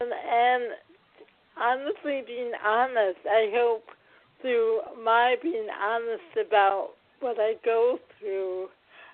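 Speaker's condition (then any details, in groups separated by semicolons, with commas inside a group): Cerebral palsy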